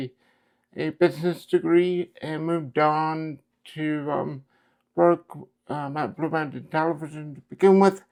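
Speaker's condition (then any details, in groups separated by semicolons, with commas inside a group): Cerebral palsy; affects right side, right hand and leg; speech affected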